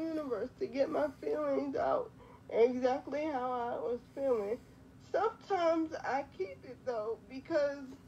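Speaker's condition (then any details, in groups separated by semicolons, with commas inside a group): Quadriplegic cerebral palsy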